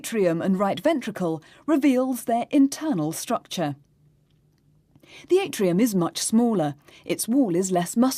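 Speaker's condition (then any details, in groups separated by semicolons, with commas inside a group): No condition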